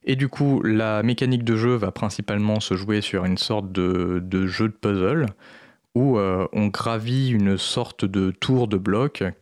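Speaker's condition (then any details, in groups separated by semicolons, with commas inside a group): No condition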